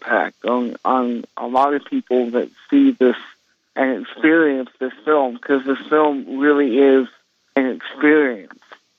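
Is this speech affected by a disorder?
Yes: cerebral palsy; congenital, balance and coordination problems, used walker, walked unassisted near age four, left hand paralyzed; speech affected in childhood, countless speech therapy sessions, now speaks as heard today.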